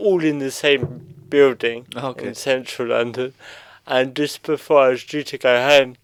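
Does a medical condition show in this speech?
Yes: cerebral palsy.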